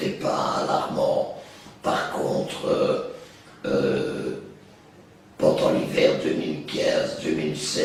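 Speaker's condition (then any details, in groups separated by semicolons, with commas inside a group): Total laryngectomy; total laryngectomy for laryngeal tumour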